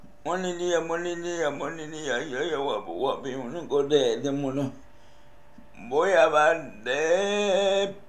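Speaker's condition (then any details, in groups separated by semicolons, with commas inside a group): Cerebral palsy; from birth; speech affected by cerebral palsy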